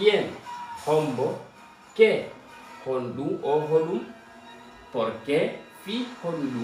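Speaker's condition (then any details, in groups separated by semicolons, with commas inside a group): No condition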